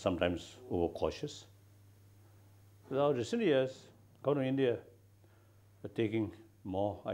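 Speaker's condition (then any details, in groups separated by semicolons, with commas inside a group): No condition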